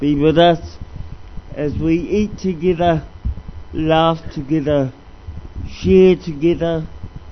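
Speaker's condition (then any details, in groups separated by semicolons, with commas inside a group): Cerebral palsy; discovered at age 2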